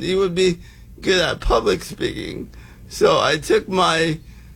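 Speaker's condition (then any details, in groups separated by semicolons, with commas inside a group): Cerebral palsy; advised by Pete to improve speaking for play-by-play, attended Toastmasters, hired speaking coach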